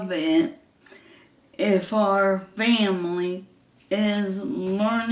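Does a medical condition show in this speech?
Yes: ALS; hand onset.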